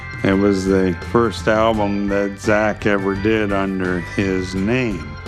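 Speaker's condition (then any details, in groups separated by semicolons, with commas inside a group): ALS; may lose speech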